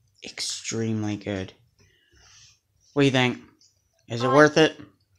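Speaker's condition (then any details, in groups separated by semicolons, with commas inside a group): No condition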